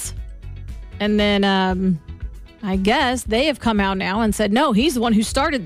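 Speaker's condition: No condition

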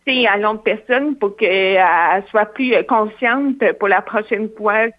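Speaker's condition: Hearing loss, cochlear implant; cochlear implant received at age 4

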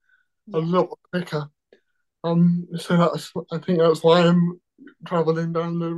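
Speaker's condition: Cerebral palsy

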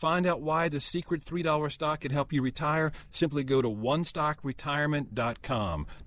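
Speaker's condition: No condition

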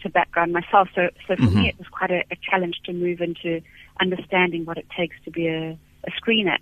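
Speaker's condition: No condition

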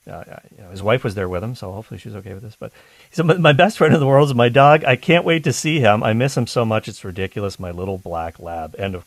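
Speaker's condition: No condition

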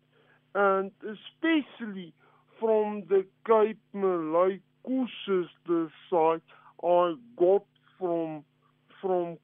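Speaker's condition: Cerebral palsy; affects speed of communication

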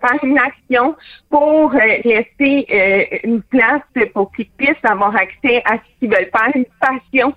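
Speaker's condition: Hearing loss with cochlear implant; born deaf, total silence when implant removed in water

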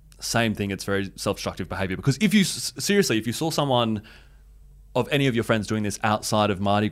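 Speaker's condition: No condition

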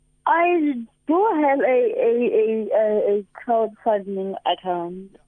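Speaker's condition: Cerebral palsy; now swims and competes in adaptive surfing

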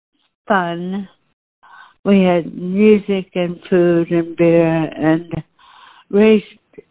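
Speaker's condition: ALS; genetic, initially thought sporadic, first signs voice and breathing while singing, ENT scope and brain, throat MRI clean; about 3 years since diagnosis, still dancing in advanced classes, getting harder; breathing changed while singing, could not sing, lost voice for teaching

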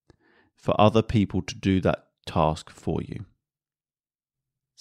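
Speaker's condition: No condition

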